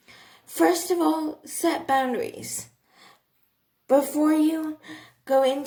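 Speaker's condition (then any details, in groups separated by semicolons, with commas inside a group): Cerebral palsy, athetoid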